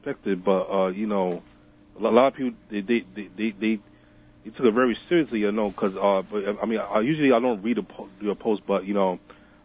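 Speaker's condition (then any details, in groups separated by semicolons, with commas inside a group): Stuttering; has received some help for stutter; stuttered on an earlier call that was cut off; repeated sounds, repeated words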